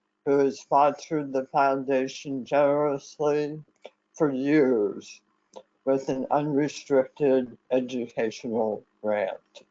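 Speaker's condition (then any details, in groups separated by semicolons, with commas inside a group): Head and neck cancer; severe dysphagia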